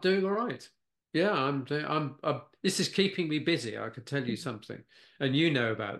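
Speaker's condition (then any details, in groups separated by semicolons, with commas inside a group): Aphasia after stroke; stroke at age 69, no mobility loss, cannot write scripts; word-finding difficulty, words come slowly or not at all, occasional faltering, less fluent, easier one-on-one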